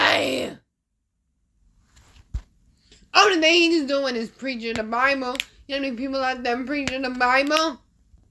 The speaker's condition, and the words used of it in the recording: Dysarthria. What you're hearing right now is my Dysarthria.